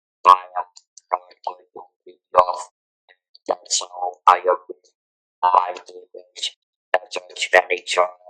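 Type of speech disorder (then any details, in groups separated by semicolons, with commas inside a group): Electrolarynx speech; throat cancer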